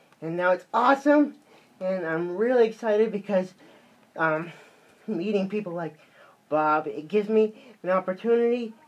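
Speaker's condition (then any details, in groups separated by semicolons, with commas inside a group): Cerebral palsy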